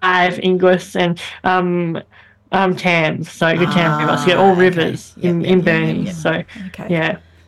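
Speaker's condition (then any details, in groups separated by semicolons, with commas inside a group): Bilateral cleft lip and palate; congenital, many operations from 3 months, hip bone graft into mouth, throat surgery, braces, low motor skills; childhood voice squeaky, very airy, nasal, speech therapy after bone graft and throat surgery, speech hindered drama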